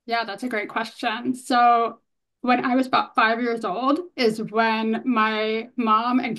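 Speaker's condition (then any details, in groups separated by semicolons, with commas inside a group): Hearing loss, bilateral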